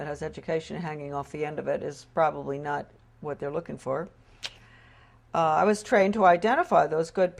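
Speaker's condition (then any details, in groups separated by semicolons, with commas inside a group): No condition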